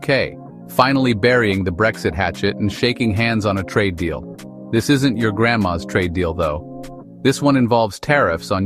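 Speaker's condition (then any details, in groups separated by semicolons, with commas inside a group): No condition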